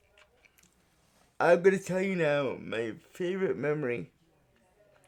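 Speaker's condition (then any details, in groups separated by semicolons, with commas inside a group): Cerebral palsy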